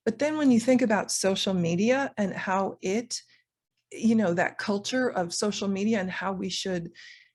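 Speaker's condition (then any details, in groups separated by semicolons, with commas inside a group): No condition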